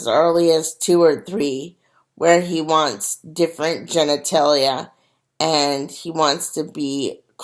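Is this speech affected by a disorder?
Yes: cerebral palsy.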